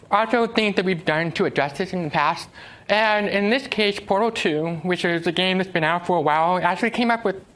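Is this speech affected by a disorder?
Yes: deafness; uses American Sign Language, cannot follow game voice chat or spoken cues amid noise.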